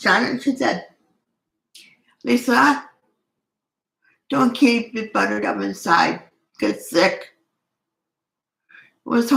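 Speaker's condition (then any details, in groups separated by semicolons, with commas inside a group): Cerebral palsy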